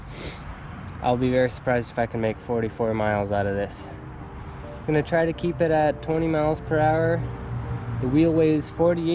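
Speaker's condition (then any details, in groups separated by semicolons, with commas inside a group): No condition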